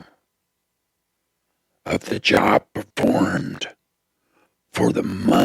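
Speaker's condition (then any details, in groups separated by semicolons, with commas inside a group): Throat cancer; tracheostomy tube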